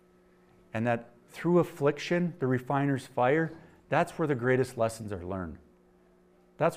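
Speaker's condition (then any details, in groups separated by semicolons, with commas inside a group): No condition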